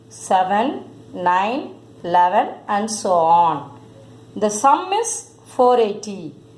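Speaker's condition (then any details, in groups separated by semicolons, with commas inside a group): No condition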